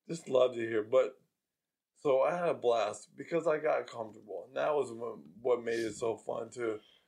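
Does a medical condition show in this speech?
Yes: ALS; diagnosed after progressive weakness and drop in football performance.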